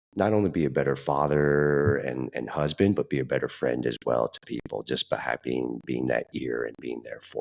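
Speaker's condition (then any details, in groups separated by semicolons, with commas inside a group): No condition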